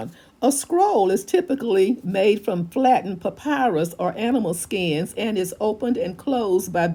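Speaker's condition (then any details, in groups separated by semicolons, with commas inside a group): No condition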